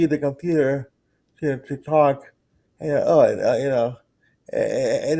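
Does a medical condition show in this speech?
Yes: cerebral palsy.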